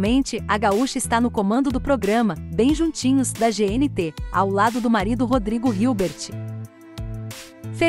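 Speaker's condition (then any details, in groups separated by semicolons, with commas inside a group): No condition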